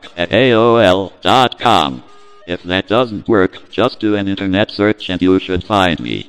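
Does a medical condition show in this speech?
Yes: cerebral palsy; speech impediment, own speech hard to understand, uses speech synthesizers, deck talk programmed to sing.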